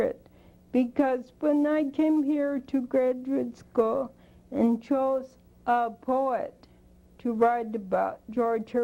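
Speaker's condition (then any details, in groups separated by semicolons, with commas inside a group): Spinocerebellar degeneration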